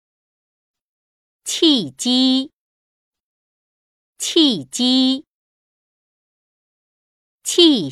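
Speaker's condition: No condition

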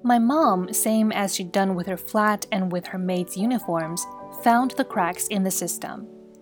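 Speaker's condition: No condition

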